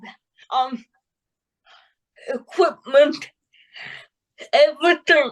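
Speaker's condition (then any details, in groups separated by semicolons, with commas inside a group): Cerebral palsy; present from birth, caused by severe neonatal jaundice, affects movement; adult, after childhood therapy; predicted unlikely to talk, early speech therapy improved speaking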